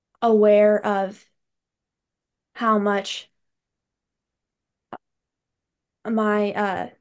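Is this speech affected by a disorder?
Yes: stuttering; childhood onset, father and brother stutter, coexisting hearing loss unrelated to stuttering, speech therapy from kindergarten; blocks often silent, mistaken for technical problems on video calls, keeps camera on; here prolonged sounds, blocks.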